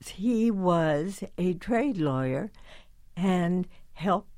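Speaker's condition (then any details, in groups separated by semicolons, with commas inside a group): Spasmodic dysphonia; neurological, basal ganglia signals vocal cords to clamp down inappropriately, onset about age 50; still receiving periodic botulinum toxin injections into vocal cords; voice previously lost, voice not smooth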